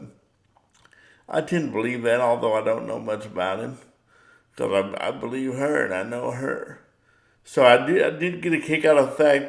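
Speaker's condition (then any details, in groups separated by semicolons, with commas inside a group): Cerebral palsy; power wheelchair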